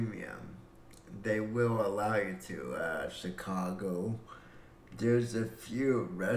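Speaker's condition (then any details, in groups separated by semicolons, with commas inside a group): Cerebral palsy; breathing fine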